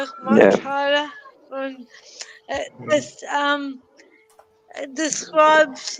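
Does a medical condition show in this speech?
Yes: cerebral palsy.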